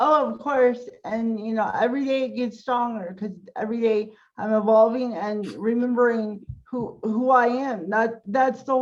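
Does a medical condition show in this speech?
Yes: cerebral palsy.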